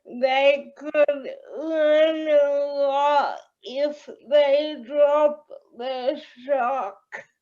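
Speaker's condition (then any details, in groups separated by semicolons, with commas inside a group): Cerebral palsy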